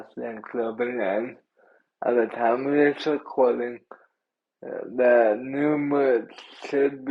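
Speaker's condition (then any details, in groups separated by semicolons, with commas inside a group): Cerebral palsy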